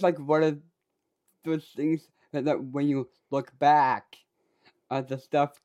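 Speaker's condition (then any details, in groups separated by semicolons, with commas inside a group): Down syndrome; able to express self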